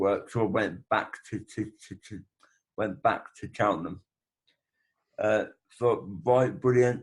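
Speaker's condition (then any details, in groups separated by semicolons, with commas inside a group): Brain bleed with facial paralysis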